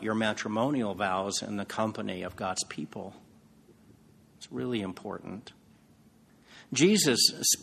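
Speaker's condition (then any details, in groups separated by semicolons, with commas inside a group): No condition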